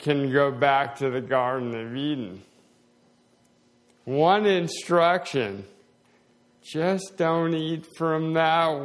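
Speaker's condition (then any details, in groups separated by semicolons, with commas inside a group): Slowed speech, swallowing problems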